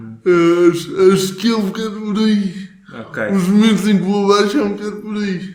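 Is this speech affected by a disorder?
Yes: cerebral palsy.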